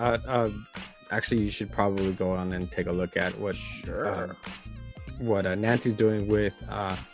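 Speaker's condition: No condition

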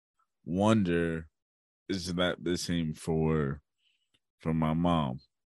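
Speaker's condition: Cerebral palsy; since birth

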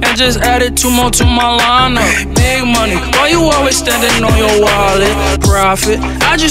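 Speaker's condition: No condition

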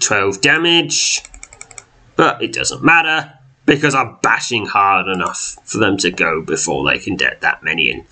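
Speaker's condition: No condition

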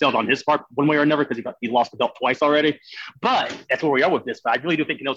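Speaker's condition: No condition

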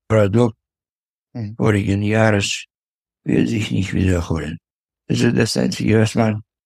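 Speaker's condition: Parkinson's disease; forgets words mid-sentence

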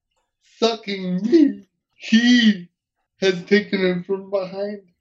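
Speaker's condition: Cerebral palsy; uses wheelchair

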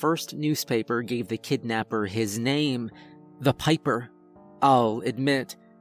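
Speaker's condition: No condition

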